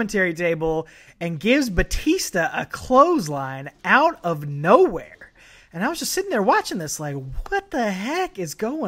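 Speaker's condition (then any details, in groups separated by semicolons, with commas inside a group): No condition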